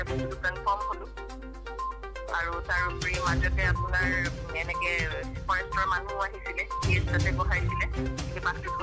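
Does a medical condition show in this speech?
No.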